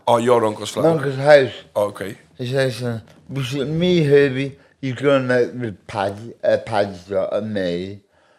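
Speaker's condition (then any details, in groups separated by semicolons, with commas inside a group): Medication-induced speech impediment; caused by excessive prescribed medication doses; on medication about 50 years, since age 16-17; hard to understand, struggles with some words, still affected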